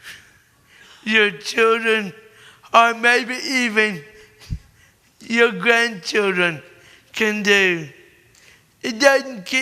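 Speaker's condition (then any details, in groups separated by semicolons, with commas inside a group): Cerebral palsy; born premature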